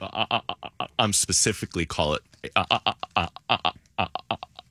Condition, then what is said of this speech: Stuttering. I'm more on the mildish side.